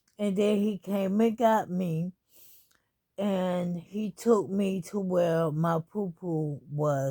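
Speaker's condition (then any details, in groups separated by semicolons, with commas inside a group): ALS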